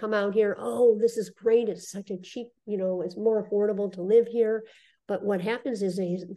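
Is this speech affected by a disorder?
Yes: cleft lip and palate; congenital, surgeries from birth to age 5 including ears, first reconstructive surgery at 17, mouthpiece before; after reconstructive surgery; spoke funny and whistled before reconstruction at 17.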